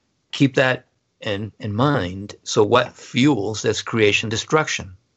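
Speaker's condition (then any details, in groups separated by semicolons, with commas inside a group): No condition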